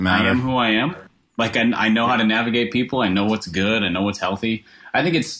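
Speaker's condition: No condition

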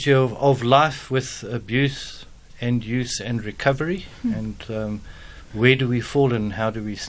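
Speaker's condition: No condition

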